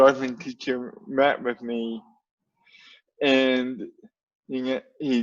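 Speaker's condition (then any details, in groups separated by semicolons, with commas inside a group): Cerebral palsy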